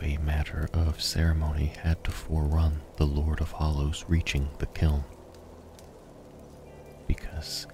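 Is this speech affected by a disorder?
No.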